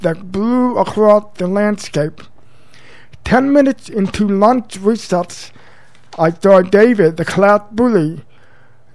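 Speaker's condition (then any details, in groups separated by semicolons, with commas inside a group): Profound deafness since birth; congenital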